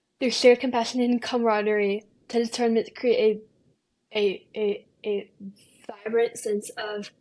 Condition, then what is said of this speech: Stuttering. My stutter will always be a part of me, though it will never define me.